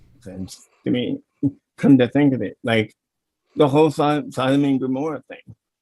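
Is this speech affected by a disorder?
Yes: cerebral palsy; listeners may not understand speech.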